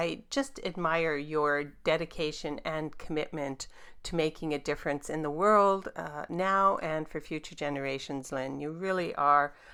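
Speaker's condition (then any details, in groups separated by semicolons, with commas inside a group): No condition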